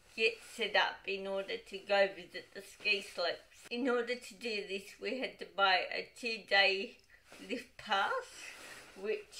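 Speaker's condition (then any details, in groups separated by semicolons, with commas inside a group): Cerebral palsy, dystonic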